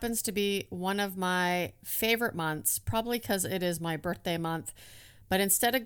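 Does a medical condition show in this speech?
No.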